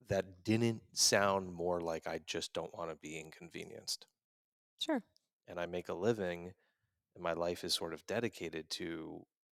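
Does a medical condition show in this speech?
No.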